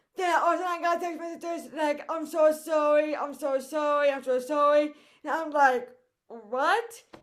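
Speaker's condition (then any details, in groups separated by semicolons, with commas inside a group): Cerebral palsy; voice affected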